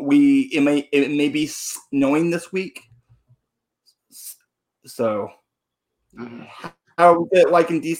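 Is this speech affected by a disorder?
Yes: stuttering; stutter goes away when singing, singing felt like a therapy; here repeated sounds, repeated words, prolonged sounds, blocks.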